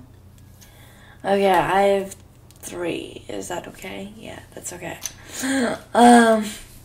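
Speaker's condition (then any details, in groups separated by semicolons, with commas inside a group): Cerebral palsy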